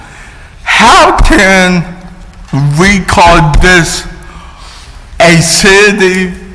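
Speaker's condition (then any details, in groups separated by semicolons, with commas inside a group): Cerebral palsy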